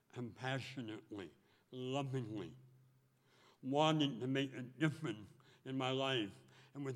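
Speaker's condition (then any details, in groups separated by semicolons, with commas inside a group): Speech impediment; 17 surgeries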